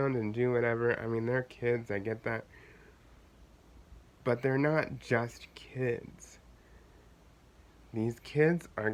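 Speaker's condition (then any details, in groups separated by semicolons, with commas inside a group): Cerebral palsy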